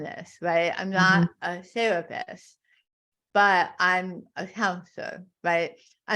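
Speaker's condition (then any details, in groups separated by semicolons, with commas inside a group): Tongue cancer; one year post surgery, radiation and chemotherapy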